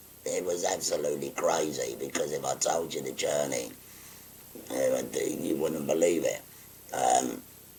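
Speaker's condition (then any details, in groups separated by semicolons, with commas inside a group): Laryngectomy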